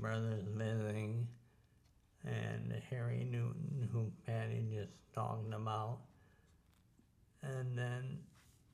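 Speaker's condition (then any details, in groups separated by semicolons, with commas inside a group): ALS; some speaking ability already lost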